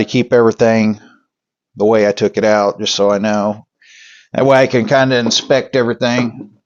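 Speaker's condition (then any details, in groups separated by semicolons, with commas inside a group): No condition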